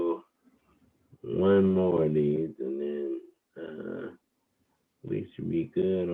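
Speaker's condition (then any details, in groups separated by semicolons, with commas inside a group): Cerebral palsy; wheelchair user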